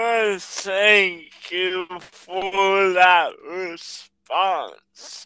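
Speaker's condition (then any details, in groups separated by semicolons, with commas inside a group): Cerebral palsy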